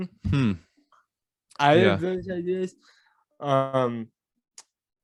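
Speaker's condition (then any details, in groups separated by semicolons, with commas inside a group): Cerebral palsy; mild speech impediment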